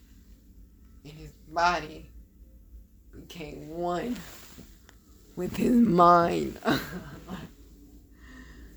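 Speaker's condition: Dysarthria; dysarthria ongoing, hoping it resolves; voice affected

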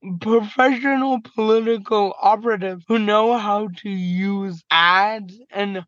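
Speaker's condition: Cerebral palsy, mild

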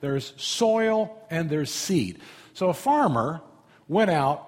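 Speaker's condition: No condition

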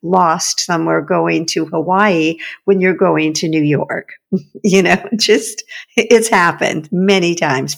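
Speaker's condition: No condition

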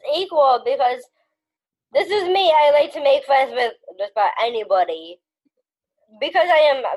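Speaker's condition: Down syndrome

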